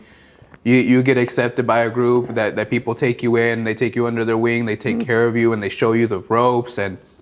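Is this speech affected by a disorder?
No.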